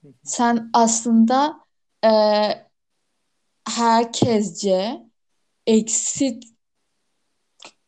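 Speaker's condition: Stuttering; stuttering since before choosing a career; stutters a lot at present; frequent sound and part-word repetitions, repeated initial syllables, filler sounds; prolonged sounds

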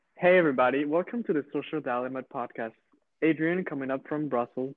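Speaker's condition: No condition

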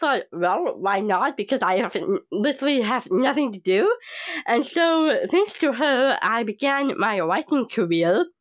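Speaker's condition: Down syndrome; past knee surgery with metal piece in knee

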